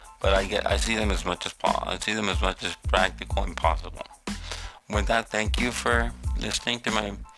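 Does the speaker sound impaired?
Yes: cerebral palsy; codeine shots after surgery.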